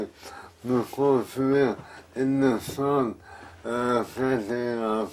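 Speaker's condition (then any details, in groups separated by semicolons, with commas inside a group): Motor neurone disease; bulbar onset, jaw and speech problems first; about one year since diagnosis, hesitant walking, needs help dressing, feeding; difficulty speaking, abnormal jaw movement, worsening daily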